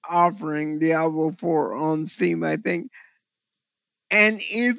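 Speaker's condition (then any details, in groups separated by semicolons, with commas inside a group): Cerebral palsy; visual focusing difficulty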